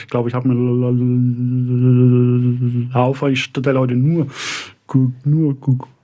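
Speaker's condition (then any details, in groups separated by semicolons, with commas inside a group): Stuttering; developmental, lifelong, possibly inherited, father stuttered, brother fluent, logopedic speech therapy, constant since second grade; stutter noticeable within first twenty seconds, listeners need patience; repeated sounds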